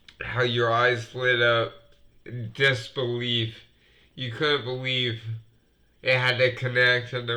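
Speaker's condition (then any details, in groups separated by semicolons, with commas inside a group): Multiple sclerosis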